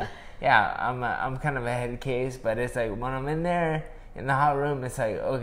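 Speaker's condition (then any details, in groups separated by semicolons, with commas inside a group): Traumatic brain injury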